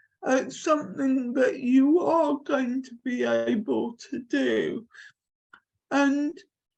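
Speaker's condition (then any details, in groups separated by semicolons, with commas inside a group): Cerebral palsy; from birth, affects limbs and neck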